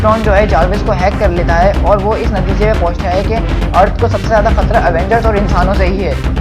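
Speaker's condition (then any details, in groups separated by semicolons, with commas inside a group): No condition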